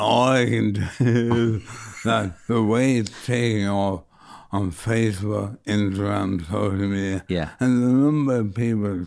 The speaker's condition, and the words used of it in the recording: ALS (motor neuron disease). And honestly, I'm hearing myself in a different way.